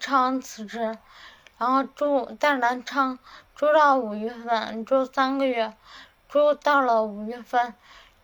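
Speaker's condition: Cerebellar atrophy, hereditary; familial

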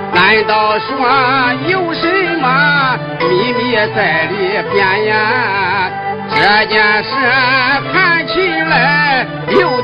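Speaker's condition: No condition

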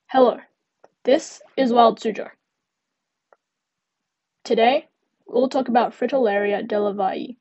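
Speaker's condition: No condition

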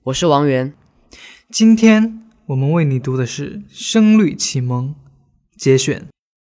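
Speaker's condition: No condition

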